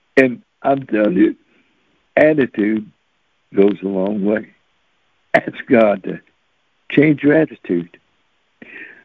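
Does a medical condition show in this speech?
Yes: cerebral palsy; since birth.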